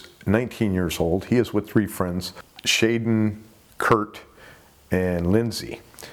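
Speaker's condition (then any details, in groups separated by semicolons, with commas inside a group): No condition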